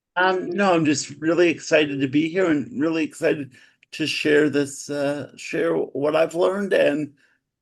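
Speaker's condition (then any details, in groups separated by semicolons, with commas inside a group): Cerebral palsy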